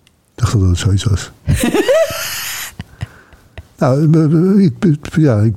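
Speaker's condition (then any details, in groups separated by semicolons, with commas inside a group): Parkinson's disease; progressive, slowly worsening, one foot wobbly and less stable, odd gait; lip tremor that can start suddenly, jaw spasm mostly when falling asleep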